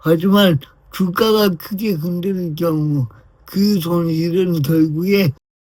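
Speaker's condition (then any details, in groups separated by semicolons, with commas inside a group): Brain lesion disability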